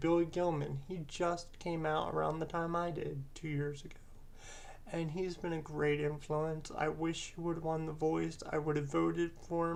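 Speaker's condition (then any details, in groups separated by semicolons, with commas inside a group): Cerebral palsy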